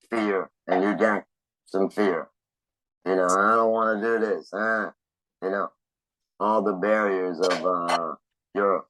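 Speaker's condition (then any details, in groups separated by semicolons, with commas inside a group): Laryngectomy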